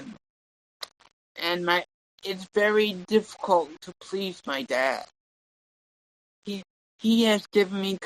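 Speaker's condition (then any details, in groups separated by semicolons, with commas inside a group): Cerebral palsy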